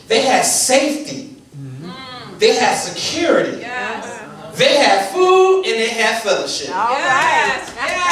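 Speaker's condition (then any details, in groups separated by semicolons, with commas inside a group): No condition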